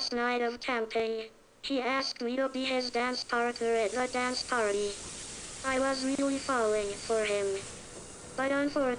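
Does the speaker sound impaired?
Yes: cerebral palsy; uses wheelchair, needs help with bathroom, eating, showering, dressing, transfers to wheelchair and bed.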